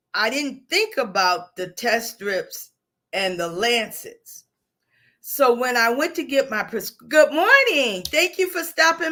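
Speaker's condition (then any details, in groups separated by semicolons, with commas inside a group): No condition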